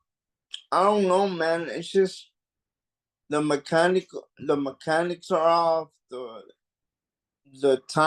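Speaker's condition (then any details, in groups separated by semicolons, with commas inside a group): Cerebral palsy; mild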